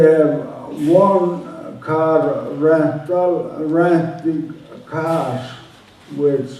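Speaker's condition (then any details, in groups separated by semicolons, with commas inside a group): Motor neuron disease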